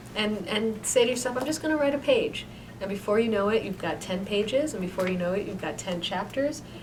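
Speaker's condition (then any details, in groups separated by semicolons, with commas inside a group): No condition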